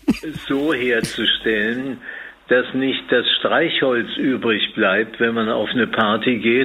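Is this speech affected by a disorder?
Yes: Parkinson's disease; aged 80, tremor on holding a glass, Professor Volkmann of Würzburg University involved.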